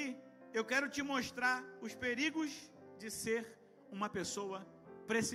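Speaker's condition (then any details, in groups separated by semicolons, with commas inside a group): No condition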